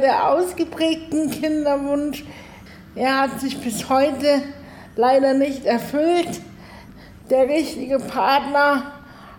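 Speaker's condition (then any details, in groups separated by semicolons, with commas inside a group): Cerebral palsy, spastic, arms and legs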